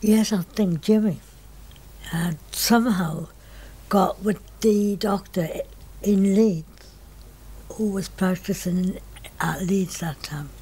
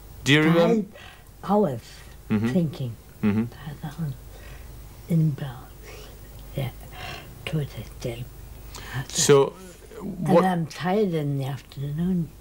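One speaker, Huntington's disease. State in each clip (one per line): First recording
2 years later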